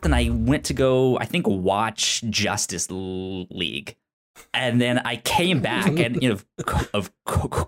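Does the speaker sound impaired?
Yes: stutter; self-reported stutter; expects stutter to be an obstacle for some listeners; here repeated sounds, prolonged sounds.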